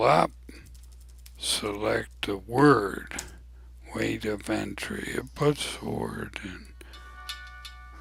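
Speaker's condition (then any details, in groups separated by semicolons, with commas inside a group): ALS; abnormally slow voice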